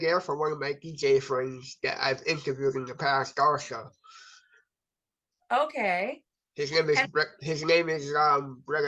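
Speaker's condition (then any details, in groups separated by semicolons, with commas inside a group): Cerebral palsy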